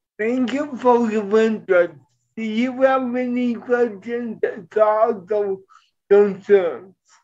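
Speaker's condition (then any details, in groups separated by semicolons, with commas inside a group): Cerebral palsy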